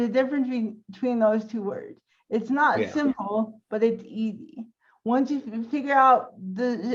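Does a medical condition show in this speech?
Yes: cerebral palsy.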